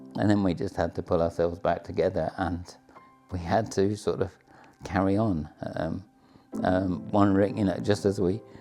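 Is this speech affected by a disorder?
Yes: motor neurone disease; uses wheelchair, extensive paralysis; diagnosed nine years ago, terminally ill; bad breathing.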